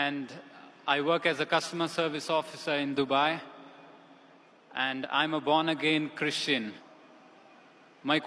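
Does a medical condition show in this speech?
No.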